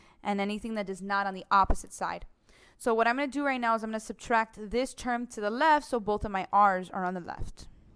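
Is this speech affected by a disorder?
No.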